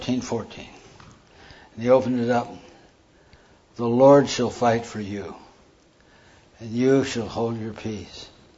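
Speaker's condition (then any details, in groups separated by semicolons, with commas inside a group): Parkinson's; Nebraska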